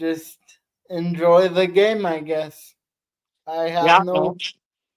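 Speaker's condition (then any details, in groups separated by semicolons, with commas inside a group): Cerebral palsy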